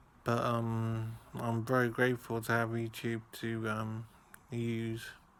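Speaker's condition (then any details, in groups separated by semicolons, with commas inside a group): Brain injury; severe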